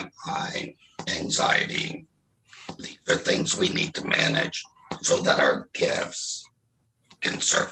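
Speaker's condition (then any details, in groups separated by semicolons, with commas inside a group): Laryngectomy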